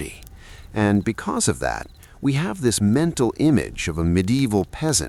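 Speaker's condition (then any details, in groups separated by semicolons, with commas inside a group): No condition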